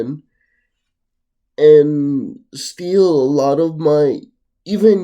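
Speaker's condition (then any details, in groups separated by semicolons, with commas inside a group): Cerebral palsy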